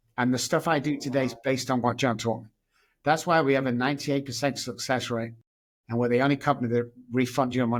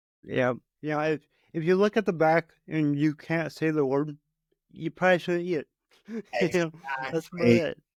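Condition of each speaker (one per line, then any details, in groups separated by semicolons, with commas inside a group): No condition
Cerebral palsy; present from birth, caused by oxygen lack at birth, affects movement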